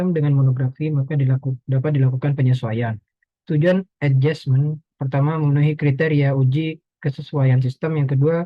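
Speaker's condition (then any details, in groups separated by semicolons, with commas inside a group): No condition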